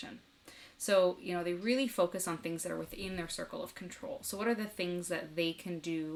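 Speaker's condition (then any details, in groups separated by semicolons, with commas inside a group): No condition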